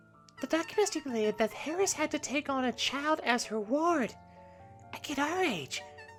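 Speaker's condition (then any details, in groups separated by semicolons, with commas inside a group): No condition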